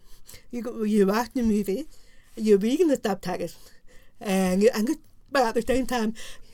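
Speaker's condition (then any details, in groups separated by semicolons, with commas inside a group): Profound deafness; no cochlear implant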